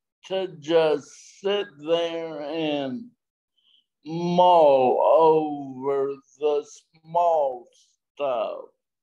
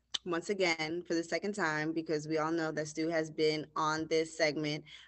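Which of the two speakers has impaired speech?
The first: traumatic brain injury; almost 40 years since injury.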